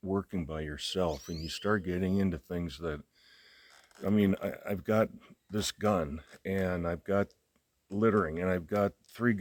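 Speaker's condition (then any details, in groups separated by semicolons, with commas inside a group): No condition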